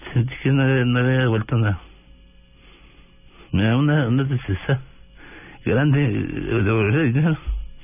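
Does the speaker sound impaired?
Yes: Parkinson's disease; onset after returning to Bogotá, stooped hunched posture at times, loss of strength, weakness; voice sometimes trembles, sometimes intelligible, sometimes not understood at all.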